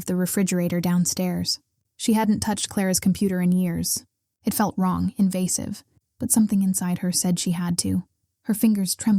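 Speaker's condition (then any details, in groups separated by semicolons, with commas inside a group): No condition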